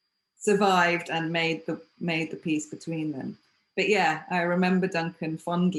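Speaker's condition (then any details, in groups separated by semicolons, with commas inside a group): No condition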